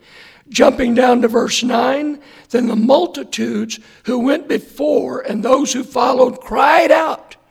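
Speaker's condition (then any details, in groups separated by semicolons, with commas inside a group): Hoarseness after vocal cord surgery; hoarse voice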